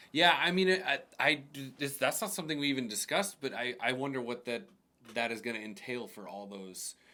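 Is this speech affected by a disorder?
No.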